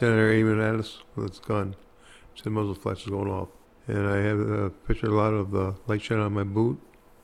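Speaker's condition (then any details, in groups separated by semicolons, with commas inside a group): Parkinson's disease; hard time talking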